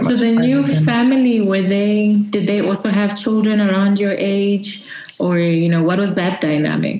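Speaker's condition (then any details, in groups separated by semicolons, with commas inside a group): No condition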